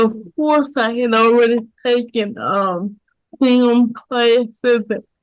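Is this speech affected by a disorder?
Yes: cerebral palsy; speech most affected area.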